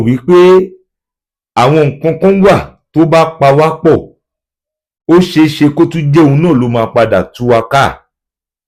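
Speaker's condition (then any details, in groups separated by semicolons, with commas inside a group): No condition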